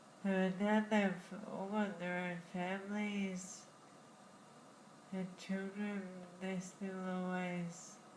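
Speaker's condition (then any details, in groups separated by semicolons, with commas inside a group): Friedreich's ataxia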